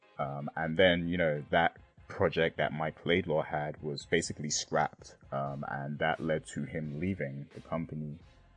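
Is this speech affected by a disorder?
No.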